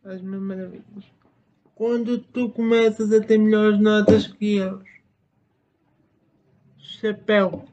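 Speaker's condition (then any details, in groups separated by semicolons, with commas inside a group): Spastic cerebral palsy; spastic motor type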